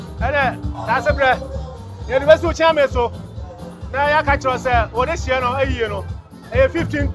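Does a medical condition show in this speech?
No.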